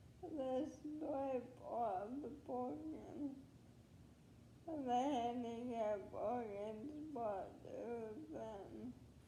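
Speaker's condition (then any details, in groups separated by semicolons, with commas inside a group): Leukodystrophy; wheelchair user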